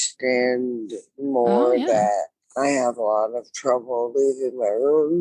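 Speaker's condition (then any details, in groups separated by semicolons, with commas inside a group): Traumatic brain injury; caused by over 60 concussions from severe tics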